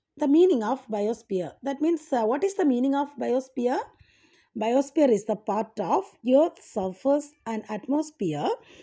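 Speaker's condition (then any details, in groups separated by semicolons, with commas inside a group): No condition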